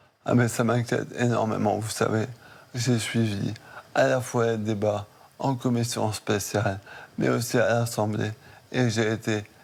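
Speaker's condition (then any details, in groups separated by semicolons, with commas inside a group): Maladie de Charcot (ALS); onset left hand trembling, cause unknown; wheelchair after walker, difficulty moving, no treatment; speaking effortful, eating affected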